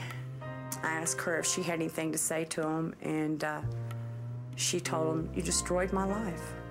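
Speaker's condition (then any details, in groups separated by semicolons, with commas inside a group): No condition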